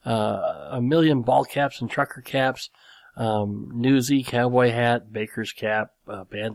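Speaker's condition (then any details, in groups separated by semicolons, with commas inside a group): Cleft lip and palate; nose still slightly crooked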